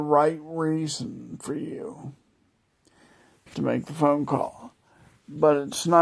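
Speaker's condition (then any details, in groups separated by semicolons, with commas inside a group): Multiple sclerosis; wheelchair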